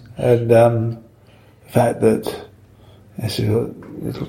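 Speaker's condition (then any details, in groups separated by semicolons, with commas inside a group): Parkinson's; long-standing, diagnosed about 5 years after restaurant opened, pioneering surgery with two brain wires and implanted battery; affects speech, rare audio interview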